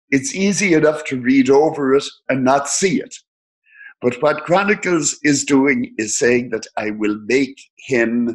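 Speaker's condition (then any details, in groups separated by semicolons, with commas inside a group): No condition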